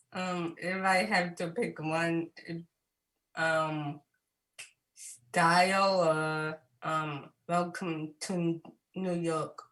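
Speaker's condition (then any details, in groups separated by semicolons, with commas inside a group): Cerebral palsy; caused by stroke; diagnosed around age one, therapies from early childhood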